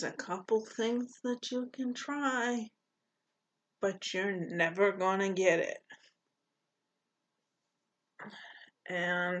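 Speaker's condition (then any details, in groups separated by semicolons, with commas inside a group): Cerebral palsy; poor balance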